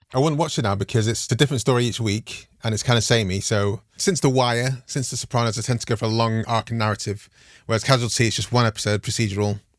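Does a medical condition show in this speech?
No.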